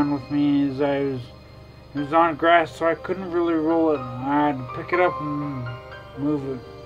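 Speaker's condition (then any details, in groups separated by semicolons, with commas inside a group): Traumatic brain injury; had speech therapy, speech hard to improve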